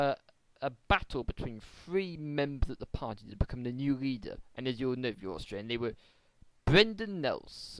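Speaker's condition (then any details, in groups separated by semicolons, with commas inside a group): No condition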